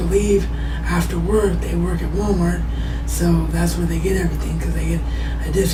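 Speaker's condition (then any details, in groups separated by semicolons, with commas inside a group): Cerebral palsy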